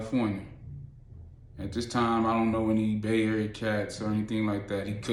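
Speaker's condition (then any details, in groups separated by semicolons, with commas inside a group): No condition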